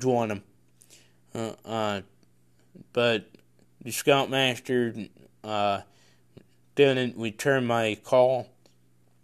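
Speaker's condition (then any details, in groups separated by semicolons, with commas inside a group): Cerebral palsy; congenital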